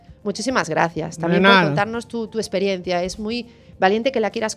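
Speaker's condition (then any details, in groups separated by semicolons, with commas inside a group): No condition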